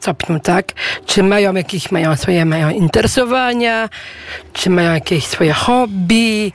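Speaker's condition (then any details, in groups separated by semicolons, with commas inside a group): Down syndrome; experience with rehabilitation camps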